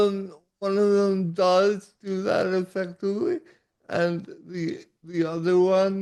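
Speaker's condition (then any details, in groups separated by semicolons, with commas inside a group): Cerebral palsy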